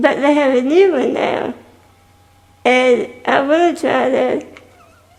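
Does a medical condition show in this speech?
Yes: spinal muscular atrophy type 2.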